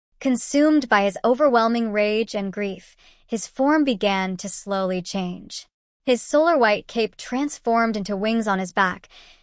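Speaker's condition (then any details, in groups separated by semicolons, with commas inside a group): No condition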